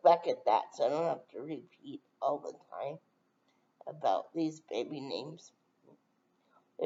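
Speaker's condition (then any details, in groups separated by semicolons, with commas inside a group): Brain injury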